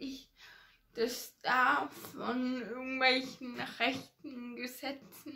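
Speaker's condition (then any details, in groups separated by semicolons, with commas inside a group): Ataxia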